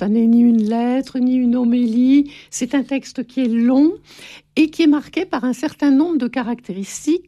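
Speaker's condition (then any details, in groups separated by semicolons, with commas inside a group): No condition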